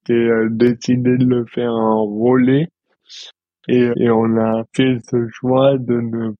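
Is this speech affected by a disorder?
Yes: dystonia; present since birth.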